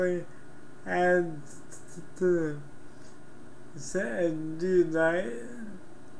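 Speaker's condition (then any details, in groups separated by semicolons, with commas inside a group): Cerebral palsy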